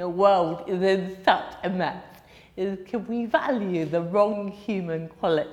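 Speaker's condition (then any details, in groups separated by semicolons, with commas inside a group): Cerebral palsy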